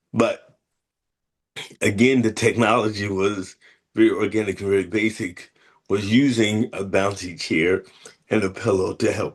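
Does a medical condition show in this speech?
Yes: cerebral palsy; spastic type, uses feet for hand tasks.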